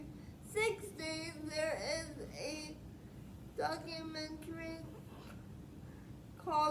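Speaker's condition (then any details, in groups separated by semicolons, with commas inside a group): Spastic quadriplegic cerebral palsy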